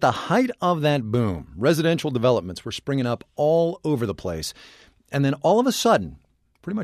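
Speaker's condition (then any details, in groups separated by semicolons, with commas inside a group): No condition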